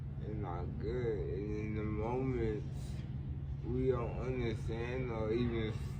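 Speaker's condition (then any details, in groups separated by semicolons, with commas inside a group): Cerebral palsy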